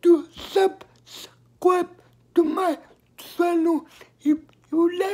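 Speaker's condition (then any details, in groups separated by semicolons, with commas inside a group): Cerebral palsy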